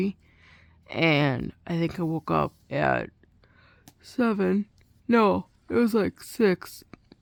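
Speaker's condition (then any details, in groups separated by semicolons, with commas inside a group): No condition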